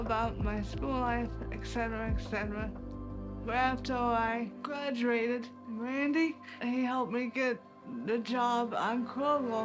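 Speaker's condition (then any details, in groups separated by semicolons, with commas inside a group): Cerebral palsy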